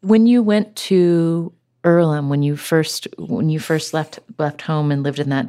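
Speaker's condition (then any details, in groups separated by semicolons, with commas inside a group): No condition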